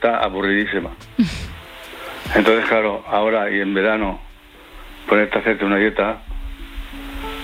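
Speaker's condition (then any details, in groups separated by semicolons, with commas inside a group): Parkinson's disease; on Parkinson's medication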